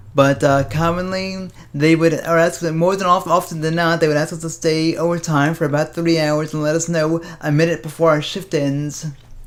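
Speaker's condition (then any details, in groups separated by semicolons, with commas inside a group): Cerebral palsy; speaks fast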